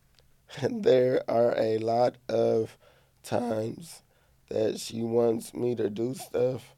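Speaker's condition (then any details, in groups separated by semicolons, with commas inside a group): Cerebral palsy; affects movement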